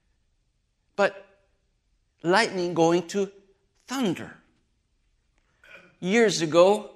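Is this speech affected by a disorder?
Yes: aphasia after stroke; massive stroke, adult onset, one week comatose, numb hand, aphasia affecting talking, reading, writing, singing; just over 7 years since stroke; could not talk, read or write at first, friend helped with talking, hard to memorize, halting telegraphic sentences.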